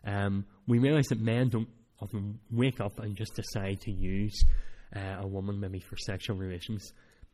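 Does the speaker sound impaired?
Yes: cleft palate; speech not that clear at times.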